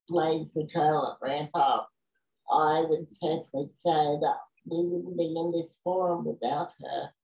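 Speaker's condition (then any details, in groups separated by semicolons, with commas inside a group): Cerebral palsy; diagnosed in childhood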